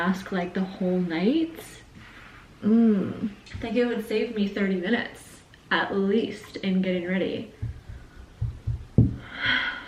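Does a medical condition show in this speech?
No.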